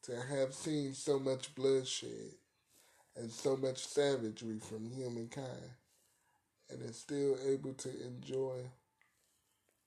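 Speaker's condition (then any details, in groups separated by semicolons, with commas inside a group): Cerebral palsy; arthritis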